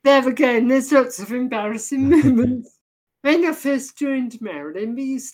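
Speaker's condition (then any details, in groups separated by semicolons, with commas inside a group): Deafness, severe; progressive, hard of hearing to partially deaf to current level, brain misinterprets sounds and speech, also visually impaired; effectively profoundly deaf, hears noises but cannot identify them, sees blurs; can hardly understand speech, vocabulary partly picked up from reading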